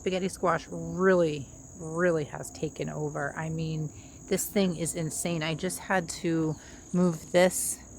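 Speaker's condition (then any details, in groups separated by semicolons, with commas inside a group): No condition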